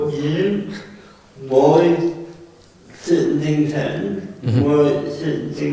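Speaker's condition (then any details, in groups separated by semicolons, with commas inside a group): Cerebral palsy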